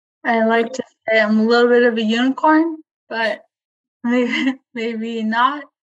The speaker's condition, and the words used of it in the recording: ALS (motor neuron disease). So, sorry, I'm trying not to lose my voice.